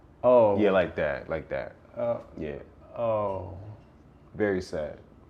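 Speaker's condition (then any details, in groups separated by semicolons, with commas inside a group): No condition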